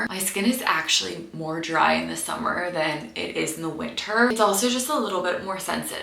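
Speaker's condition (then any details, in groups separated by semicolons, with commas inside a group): No condition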